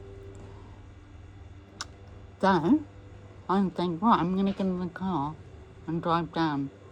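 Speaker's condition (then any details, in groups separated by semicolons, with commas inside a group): MND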